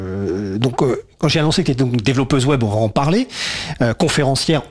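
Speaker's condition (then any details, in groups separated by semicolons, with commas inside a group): No condition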